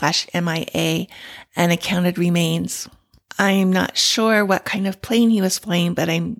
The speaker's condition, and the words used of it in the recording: No condition.